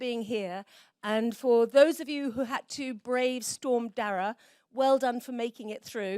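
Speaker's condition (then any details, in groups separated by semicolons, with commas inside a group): No condition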